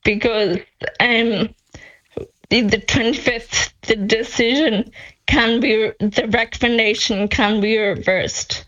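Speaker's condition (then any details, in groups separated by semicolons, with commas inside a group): Friedreich's ataxia; progressive neurological decline, about 16 years since diagnosis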